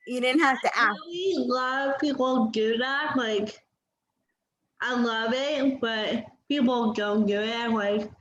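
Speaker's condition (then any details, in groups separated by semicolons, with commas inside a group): Cerebral palsy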